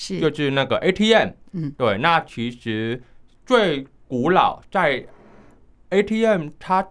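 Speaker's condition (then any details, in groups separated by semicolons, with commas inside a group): Hearing impairment; unusual high-frequency hearing loss, low frequencies near normal, market hearing aids largely ineffective, uses atypical assistive device; mild, high pitches barely heard, misses teammates' calls without assistive device, uses hand signals; underwent speech rehabilitation therapy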